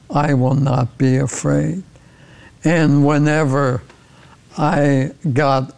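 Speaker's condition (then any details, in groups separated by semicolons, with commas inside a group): ALS; diagnosed over 10 years ago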